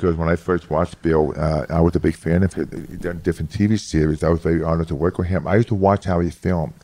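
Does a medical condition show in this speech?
Yes: hearing loss; lost about 75% of hearing close to birth, severe childhood speech impediment, left ear surgery; about 5 years since ear surgery, no hearing aid in left ear now; formerly severe monotone speech, inflection improved by studying phonetics, New York accent.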